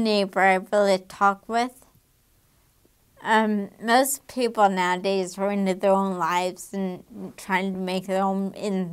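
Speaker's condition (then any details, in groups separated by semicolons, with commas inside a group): Damaged diaphragm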